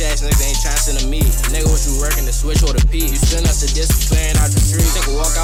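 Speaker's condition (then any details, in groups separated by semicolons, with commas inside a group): No condition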